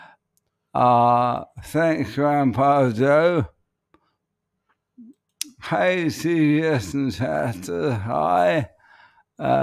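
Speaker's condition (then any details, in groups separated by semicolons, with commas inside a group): ALS; speech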